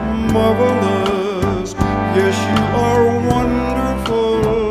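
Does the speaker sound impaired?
No.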